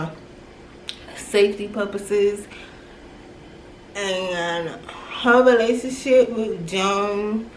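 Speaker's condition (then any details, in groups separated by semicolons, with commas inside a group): Cerebral palsy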